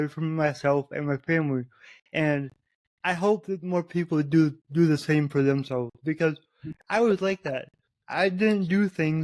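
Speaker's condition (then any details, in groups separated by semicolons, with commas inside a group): Cerebral palsy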